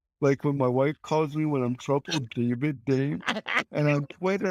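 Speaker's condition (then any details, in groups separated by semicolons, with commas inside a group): Cerebral palsy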